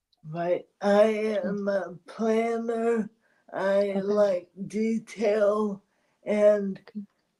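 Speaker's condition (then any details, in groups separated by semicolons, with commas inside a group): ALS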